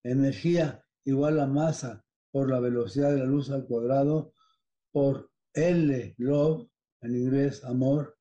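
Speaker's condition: Parkinson's disease; no tremor

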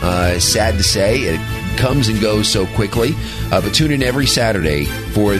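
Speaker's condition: No condition

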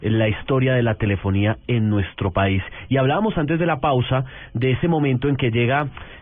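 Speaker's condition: No condition

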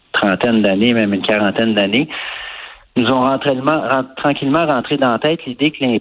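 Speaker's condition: No condition

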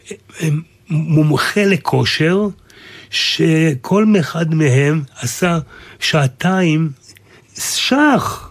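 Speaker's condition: Aphasia; writing and speaking both a struggle

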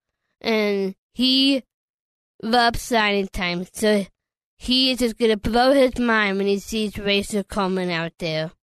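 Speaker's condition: Down syndrome; age 24

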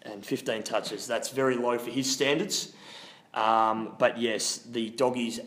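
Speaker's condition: No condition

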